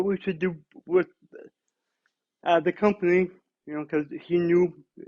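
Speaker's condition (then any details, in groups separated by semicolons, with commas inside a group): Cerebral palsy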